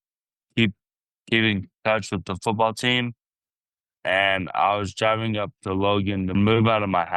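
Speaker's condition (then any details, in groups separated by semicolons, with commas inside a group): Traumatic brain injury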